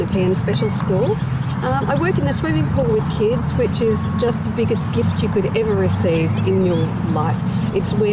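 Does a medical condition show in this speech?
No.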